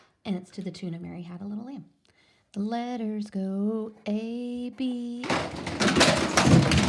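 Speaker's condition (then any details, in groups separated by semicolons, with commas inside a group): No condition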